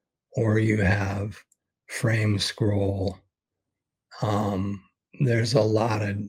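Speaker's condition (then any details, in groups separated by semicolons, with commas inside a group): ALS; expects to lose voice very soon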